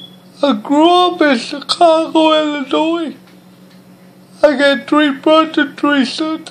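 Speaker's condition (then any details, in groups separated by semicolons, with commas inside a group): Cerebral palsy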